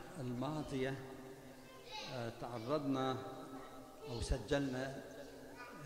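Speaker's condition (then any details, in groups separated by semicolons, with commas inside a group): No condition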